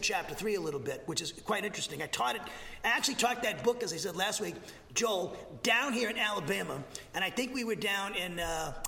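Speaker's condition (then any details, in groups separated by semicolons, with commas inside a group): No condition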